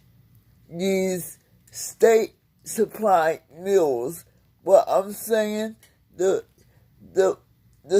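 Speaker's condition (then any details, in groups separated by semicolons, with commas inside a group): Cerebral palsy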